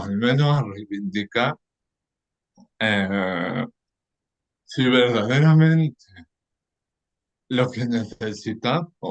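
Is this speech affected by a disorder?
Yes: cerebral palsy.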